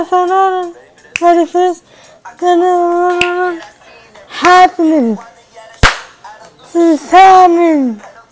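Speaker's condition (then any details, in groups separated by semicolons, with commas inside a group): Cerebral palsy; with developmental delays, since birth; emotions amplified, louder crying, laughing, anger, hard to understand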